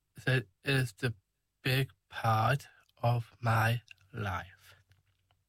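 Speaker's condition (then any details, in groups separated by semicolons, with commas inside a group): Down syndrome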